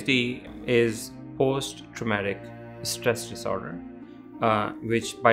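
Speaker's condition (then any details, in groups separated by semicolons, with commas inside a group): No condition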